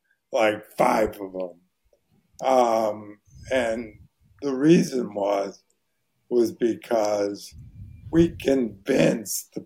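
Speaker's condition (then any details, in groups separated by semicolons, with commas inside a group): ALS; voice very hoarse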